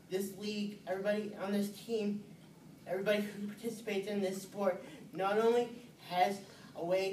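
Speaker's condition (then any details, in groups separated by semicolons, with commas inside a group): Cerebral palsy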